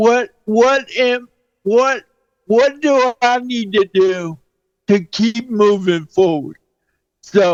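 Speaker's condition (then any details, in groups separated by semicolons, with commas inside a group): Cerebral palsy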